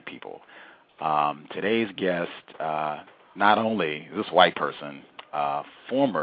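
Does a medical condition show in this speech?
No.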